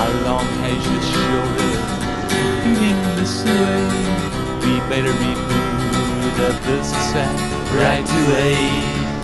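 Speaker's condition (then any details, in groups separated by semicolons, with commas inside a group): No condition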